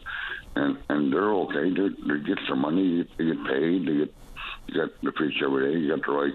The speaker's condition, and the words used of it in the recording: Stroke. So, you know, I still talk to you back time, but it don't, like, a lot of glitches, like a lot of stuff missing, you know, like,